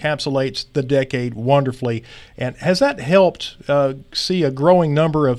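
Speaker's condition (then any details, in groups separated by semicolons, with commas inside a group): No condition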